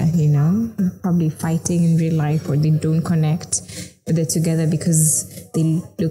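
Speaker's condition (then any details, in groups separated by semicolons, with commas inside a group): No condition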